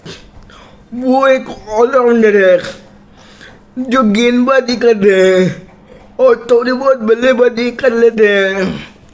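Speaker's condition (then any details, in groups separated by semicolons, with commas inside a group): Cerebral palsy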